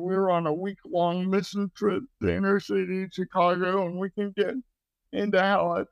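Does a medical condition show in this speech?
Yes: cerebral palsy.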